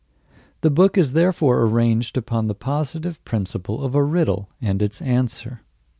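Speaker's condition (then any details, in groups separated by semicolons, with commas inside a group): No condition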